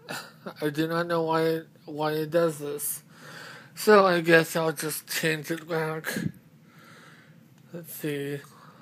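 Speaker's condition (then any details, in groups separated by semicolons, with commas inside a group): Mobius syndrome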